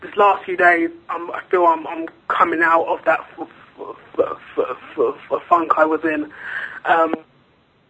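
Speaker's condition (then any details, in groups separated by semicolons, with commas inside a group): Stuttering; onset age four or five per sister, both parents and brother stuttered, long covert, tried neuro-linguistic programming; openly stuttering nearly a year and a half, since a stutter talk YouTube video; stutter impossible to hide, once stuttered badly and uncontrolled with dry mouth; repeated sounds, repeated words, blocks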